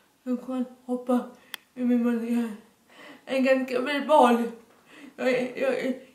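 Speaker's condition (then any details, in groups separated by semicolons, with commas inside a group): Dyskinetic cerebral palsy, severe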